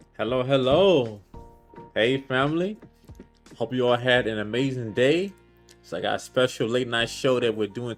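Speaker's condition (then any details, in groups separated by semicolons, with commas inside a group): No condition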